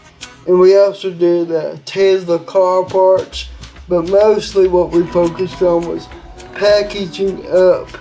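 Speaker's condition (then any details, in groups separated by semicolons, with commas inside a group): Cerebral palsy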